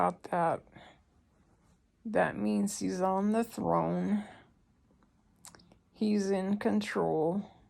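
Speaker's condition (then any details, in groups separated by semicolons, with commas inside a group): ALS; medication reduced after daytime sedation; breathing expected to worsen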